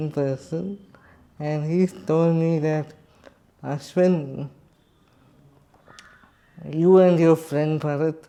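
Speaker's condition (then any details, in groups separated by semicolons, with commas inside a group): Cerebral palsy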